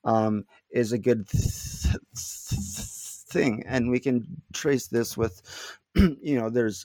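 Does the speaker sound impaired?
Yes: stuttering; not stuttering much at time of recording; here blocks.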